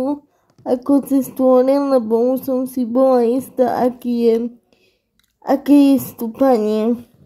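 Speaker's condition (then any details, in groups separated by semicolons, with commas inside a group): Cerebral palsy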